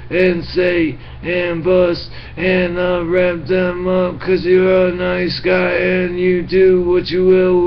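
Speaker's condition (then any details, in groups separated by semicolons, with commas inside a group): Brain injury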